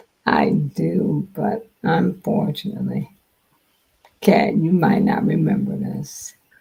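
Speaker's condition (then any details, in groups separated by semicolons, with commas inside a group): Multiple sclerosis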